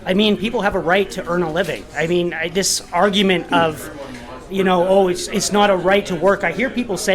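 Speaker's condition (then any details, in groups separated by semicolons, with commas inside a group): No condition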